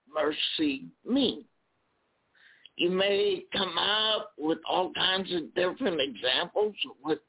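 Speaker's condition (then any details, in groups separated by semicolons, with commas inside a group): Spasmodic dysphonia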